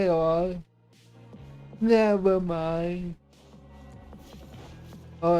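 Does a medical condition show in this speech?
Yes: cerebral palsy; affects voice.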